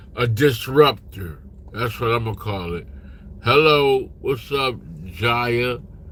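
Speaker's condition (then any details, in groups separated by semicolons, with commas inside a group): Slurred speech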